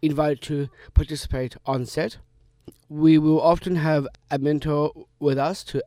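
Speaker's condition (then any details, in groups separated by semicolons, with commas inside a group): Down syndrome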